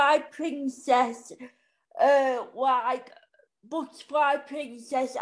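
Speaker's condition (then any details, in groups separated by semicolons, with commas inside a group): Cerebral palsy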